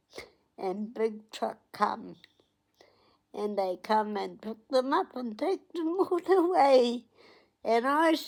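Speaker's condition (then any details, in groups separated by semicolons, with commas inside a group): Cerebral palsy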